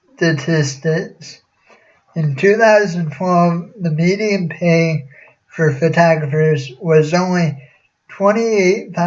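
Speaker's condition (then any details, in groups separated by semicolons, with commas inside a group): Cerebral palsy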